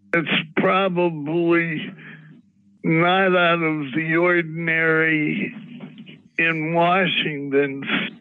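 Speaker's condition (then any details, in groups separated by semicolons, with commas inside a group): Parkinson's disease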